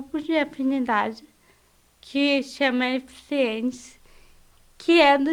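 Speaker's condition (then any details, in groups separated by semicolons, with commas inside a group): Cerebral palsy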